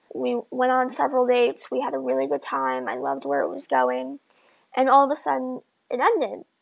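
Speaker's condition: Bilateral cleft lip and palate; nose and palate

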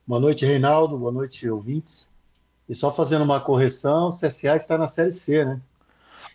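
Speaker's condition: No condition

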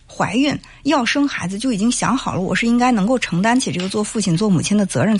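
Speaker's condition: No condition

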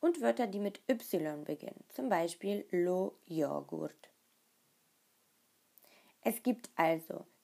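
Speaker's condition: No condition

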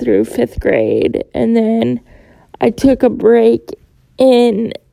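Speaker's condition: Cerebral palsy; born 29 weeks premature

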